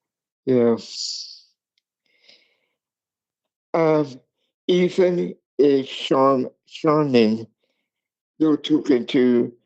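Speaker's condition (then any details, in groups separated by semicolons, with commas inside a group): Cerebral palsy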